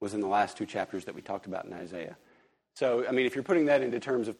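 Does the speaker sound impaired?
No.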